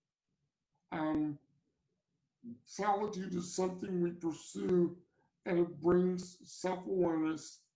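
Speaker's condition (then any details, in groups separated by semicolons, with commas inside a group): Cerebral palsy; from birth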